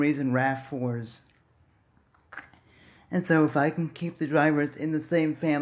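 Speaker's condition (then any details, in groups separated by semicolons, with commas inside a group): Cerebral palsy; speaks fast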